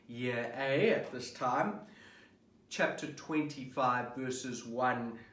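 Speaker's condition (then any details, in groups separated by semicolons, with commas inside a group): No condition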